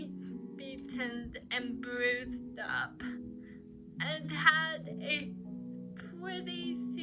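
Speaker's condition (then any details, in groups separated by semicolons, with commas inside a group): Cerebral palsy; uses crutches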